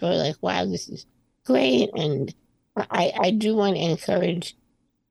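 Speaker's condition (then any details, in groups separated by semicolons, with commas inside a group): Spinal muscular atrophy type 2; on oral breakthrough medication strengthening motor neurons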